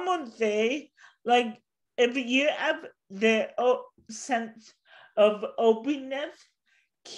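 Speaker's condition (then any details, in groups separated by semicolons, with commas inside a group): Cerebral palsy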